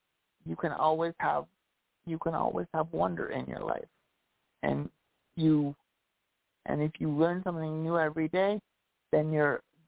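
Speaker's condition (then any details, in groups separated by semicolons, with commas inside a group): Cerebral palsy; past challenges speaking up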